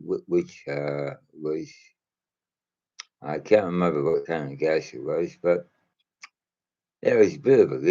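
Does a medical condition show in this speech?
Yes: mouth cancer.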